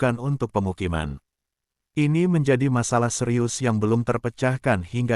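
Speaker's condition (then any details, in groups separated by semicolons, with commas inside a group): No condition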